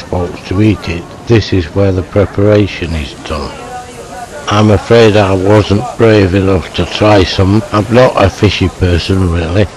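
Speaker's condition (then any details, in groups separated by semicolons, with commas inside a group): Motor neuron disease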